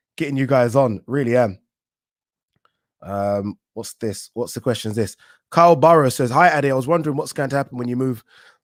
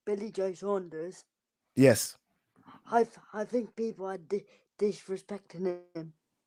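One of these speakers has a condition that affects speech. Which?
The second: cerebral palsy; frequent hospital stays.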